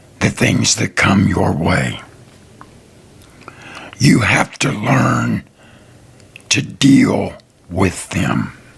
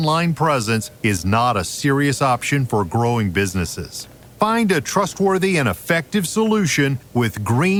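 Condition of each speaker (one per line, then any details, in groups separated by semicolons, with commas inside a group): Throat cancer survivor; throat cancer, half larynx removed, about 10 surgeries, tracheostomy tube; survivor, ill 3 years; speech altered by cancer treatment
No condition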